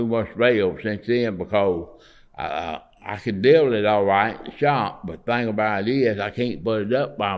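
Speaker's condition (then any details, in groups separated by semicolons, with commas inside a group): Parkinson's; aged 85, still able to draw, paint, write, build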